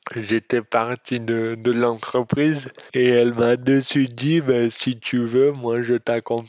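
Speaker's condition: Dystonia; congenital

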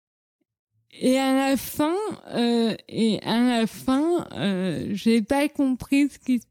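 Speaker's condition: Cerebral palsy; childhood speech

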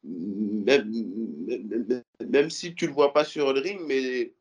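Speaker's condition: Stuttering; never a problem for him, volunteers to speak to media; occasional stutter audible during interview; occasional mild stutter; repeated sounds, prolonged sounds

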